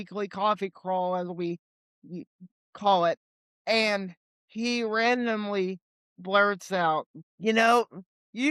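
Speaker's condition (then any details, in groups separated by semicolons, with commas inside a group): Cerebral palsy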